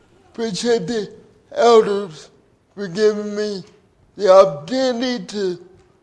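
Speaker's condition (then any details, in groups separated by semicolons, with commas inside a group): Cerebral palsy; 37 years since onset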